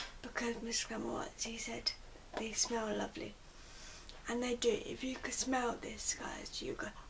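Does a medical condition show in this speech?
Yes: cerebral palsy.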